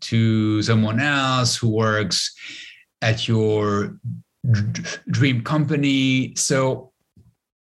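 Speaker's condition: Stutter; lifelong stutter, grew up stuttering in Lebanon, avoided speaking almost entirely for over 25 years; learned breathing technique to control stuttering, joined Toastmasters, speaks professionally, stand-up comedy; stutter may sound like internet problems, repeated fillers such as eh; prolonged sounds, blocks

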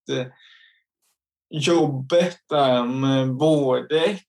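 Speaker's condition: Cerebral palsy; visible disability

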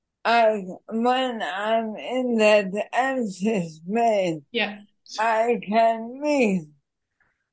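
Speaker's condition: Worsening speech; host repeats her words back for listeners

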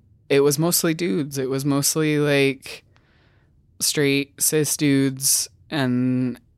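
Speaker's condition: No condition

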